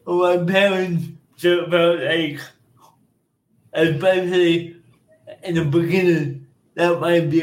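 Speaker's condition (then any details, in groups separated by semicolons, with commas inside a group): Cerebral palsy; speaks without device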